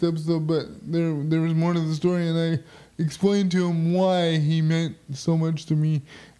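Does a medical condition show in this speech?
Yes: quad spastic cerebral palsy, spastic quadriplegic; uses power wheelchair.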